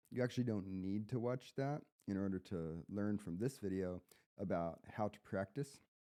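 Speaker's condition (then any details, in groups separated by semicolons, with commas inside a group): No condition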